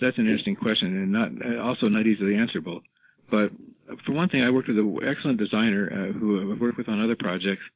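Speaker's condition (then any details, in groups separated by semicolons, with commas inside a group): Parkinson's disease, rigidity-predominant, no tremor; never had tremors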